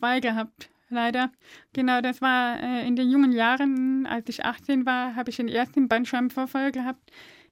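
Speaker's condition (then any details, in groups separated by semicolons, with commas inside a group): Deafness; deaf since birth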